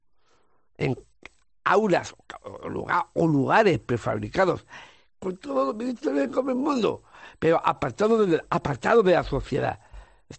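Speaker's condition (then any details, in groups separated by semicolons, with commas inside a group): Down syndrome; congenital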